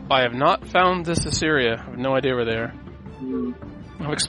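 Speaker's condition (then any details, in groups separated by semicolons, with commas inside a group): No condition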